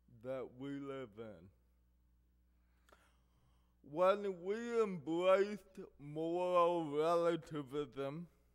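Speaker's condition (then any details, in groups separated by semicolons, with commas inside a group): Cerebral palsy; affects hearing and speech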